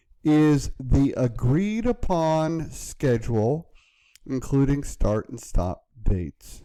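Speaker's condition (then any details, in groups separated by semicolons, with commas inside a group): No condition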